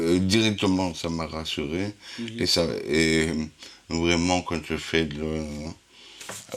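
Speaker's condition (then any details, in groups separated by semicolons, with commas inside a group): Huntington's disease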